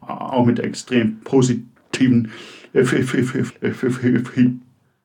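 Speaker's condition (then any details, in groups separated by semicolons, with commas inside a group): Stuttering; stuttering present even in dreams, onset age unknown; speech not fluent, blocks, fluency disorder only, knows what to say; repeated sounds, prolonged sounds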